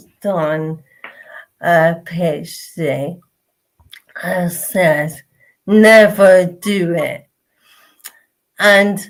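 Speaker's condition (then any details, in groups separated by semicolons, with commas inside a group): Motor neurone disease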